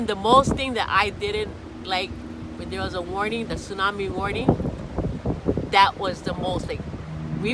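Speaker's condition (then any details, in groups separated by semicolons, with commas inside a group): No condition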